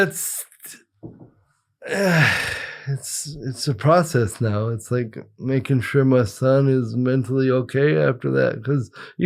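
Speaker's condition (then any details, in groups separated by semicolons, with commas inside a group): Cerebral palsy; present from birth; plays soccer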